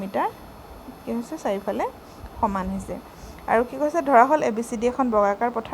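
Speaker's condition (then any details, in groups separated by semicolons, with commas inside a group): No condition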